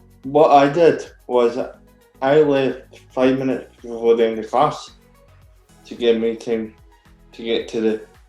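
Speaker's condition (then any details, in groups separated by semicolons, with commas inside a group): Cerebral palsy; very rigid body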